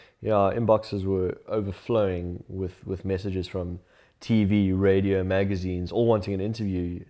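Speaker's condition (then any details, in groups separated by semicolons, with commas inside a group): No condition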